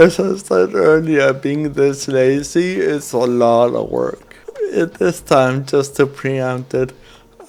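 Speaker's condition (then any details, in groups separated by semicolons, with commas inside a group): Cerebral palsy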